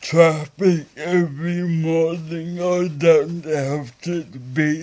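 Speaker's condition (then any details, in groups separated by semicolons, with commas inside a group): Stroke with aphasia; talks funny, a bit of aphasia, thinking fine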